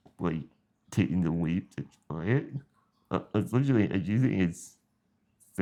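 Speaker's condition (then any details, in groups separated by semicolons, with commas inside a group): Spinal muscular atrophy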